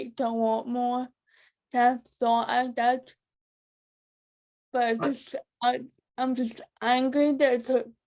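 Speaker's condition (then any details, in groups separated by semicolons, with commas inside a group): Cerebral palsy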